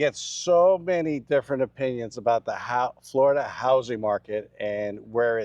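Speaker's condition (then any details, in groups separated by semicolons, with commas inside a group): No condition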